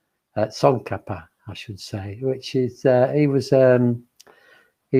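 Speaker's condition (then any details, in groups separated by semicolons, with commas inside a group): No condition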